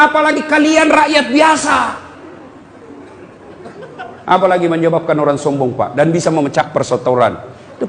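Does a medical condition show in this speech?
No.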